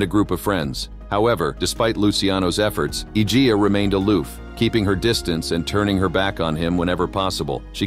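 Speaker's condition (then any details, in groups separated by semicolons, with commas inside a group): No condition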